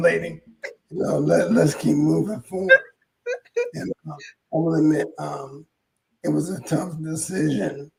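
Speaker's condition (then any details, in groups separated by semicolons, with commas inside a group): ALS; hoarse voice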